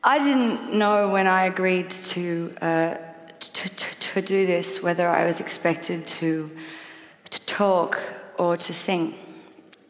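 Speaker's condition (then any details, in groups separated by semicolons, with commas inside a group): Stutter; stutter since childhood, much therapy incl. smooth speech technique, singing as treatment when younger; age 28, still stutters, dread of public speaking, fluent only when singing; hesitates before names, proper nouns worst, avoids st combination, last-minute word substitution; repeated sounds, repeated words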